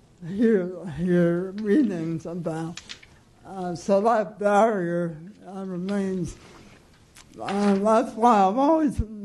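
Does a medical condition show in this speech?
Yes: cerebral palsy.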